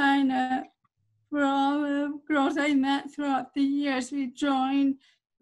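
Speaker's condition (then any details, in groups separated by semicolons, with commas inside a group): Cerebral palsy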